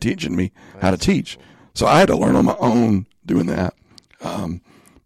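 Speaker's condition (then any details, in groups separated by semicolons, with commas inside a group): Spasmodic dysphonia; voice issue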